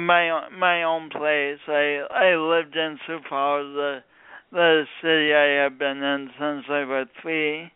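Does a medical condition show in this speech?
Yes: speech impediment from birth injury; born a few weeks early, oxygen loss on way to emergency room, coordination differences, since birth; distinctive voice, noted as not a Midwestern accent.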